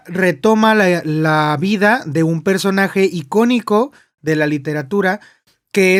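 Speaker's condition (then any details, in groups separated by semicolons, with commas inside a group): No condition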